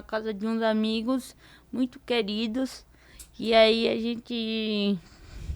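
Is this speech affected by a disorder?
Yes: cerebral palsy; diparetic form.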